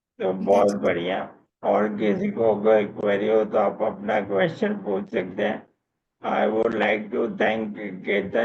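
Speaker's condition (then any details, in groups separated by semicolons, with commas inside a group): ALS; speech improved a little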